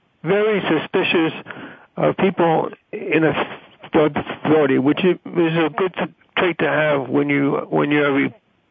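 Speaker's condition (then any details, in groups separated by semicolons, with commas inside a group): Stuttering; stuttering since age eight, onset after teacher experience and shingles; repeated words, blocks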